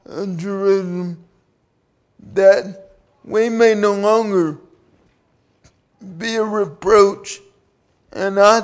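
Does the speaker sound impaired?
Yes: cerebral palsy; 37 years since onset, carried by parents and friends since birth.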